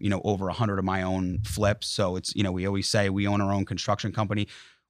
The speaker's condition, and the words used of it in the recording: No condition.